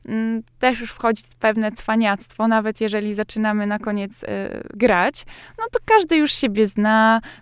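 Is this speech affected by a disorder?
No.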